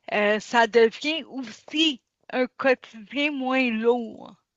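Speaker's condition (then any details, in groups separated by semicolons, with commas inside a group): Cerebral palsy; since birth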